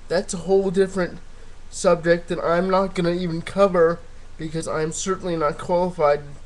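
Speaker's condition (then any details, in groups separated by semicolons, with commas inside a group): Cerebral palsy, spastic diplegia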